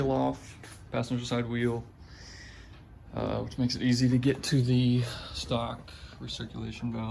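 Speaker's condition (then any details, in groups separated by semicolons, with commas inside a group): No condition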